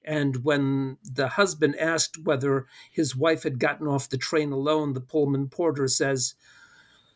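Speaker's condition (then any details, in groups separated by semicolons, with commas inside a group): No condition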